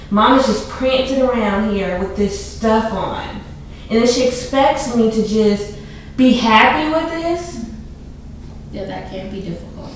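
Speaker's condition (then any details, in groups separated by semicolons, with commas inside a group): No condition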